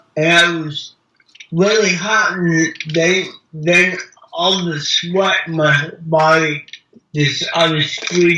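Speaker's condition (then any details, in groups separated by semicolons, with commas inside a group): Cerebral palsy; present from birth, all muscles, cannot walk, wheelchair; mild speech impediment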